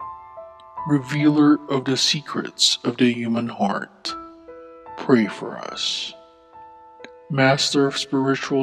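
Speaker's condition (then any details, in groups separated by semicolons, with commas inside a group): No condition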